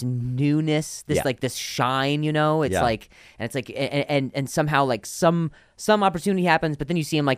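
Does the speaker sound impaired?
Yes: stutter; much improved; here repeated sounds, repeated words.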